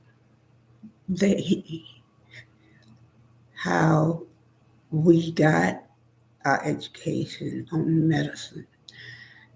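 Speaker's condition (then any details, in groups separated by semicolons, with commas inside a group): Spinal neurosarcoidosis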